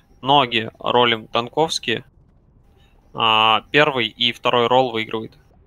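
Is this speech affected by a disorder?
No.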